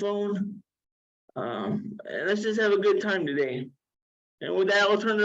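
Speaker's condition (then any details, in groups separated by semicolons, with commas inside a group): Cerebral palsy, severe; wheelchair user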